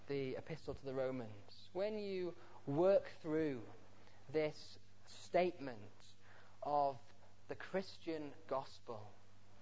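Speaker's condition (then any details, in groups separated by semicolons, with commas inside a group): No condition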